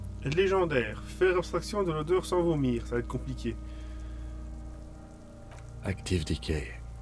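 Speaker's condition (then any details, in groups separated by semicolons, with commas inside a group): No condition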